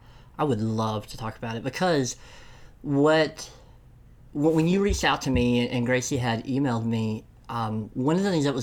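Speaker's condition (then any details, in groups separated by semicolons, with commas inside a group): Cleft lip and palate; congenital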